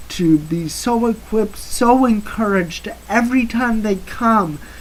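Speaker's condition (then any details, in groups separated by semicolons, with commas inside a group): Cerebral palsy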